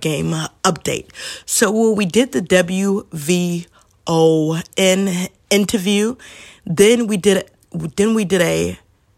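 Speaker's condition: Stuttering; traumatic brain injury survivor, gets worn out with brain overload; stumbles upon words while speaking; prolonged sounds

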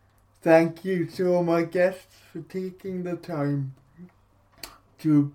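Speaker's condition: Cerebral palsy

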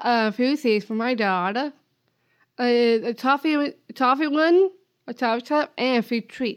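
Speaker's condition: Down syndrome; diagnosed a few weeks after birth, born in hospital in Stillwater, Oklahoma; adult woman

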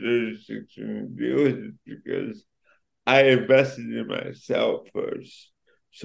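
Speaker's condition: Cerebral palsy; affects speech

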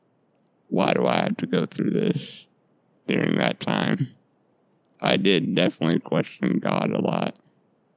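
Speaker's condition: Duchenne muscular dystrophy; muscle and fat lost around tailbone

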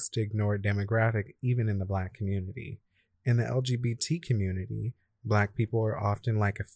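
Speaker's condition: No condition

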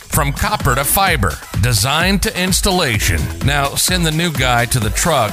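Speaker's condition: No condition

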